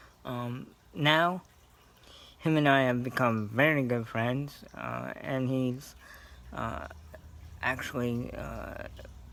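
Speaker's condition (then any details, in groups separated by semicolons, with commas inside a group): Cerebral palsy; scoliosis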